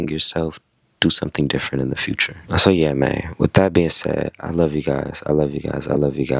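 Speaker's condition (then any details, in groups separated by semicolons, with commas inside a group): No condition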